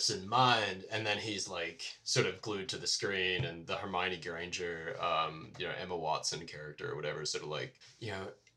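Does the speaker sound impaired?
No.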